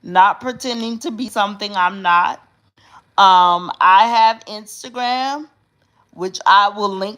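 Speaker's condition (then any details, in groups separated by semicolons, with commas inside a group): Cerebral palsy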